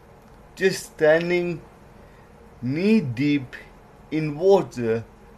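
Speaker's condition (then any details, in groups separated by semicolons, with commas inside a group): Cerebral palsy; worse when mouth tires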